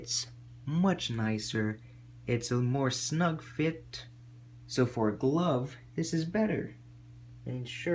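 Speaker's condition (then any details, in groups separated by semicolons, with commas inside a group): No condition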